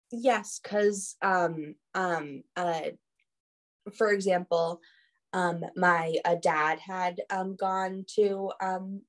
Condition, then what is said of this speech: Stuttering. And like, and I'm like, oh, like it's like just a thing, like that explains that I like talk like funny sometimes, but it's like, yeah.